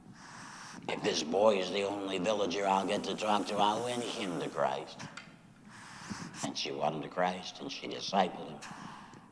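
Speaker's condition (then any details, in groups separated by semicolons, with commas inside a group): Laryngectomy after throat cancer, voice prosthesis; recurred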